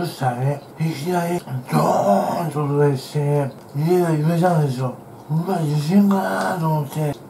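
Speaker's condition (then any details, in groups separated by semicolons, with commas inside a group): Tongue cancer, partial glossectomy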